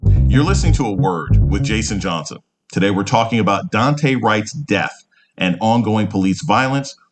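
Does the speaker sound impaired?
No.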